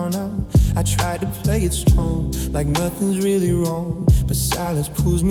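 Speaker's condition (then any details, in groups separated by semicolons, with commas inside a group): No condition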